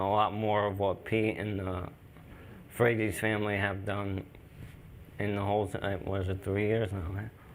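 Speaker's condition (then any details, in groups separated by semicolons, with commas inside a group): ALS; young onset; still able to speak, dry mouth while speaking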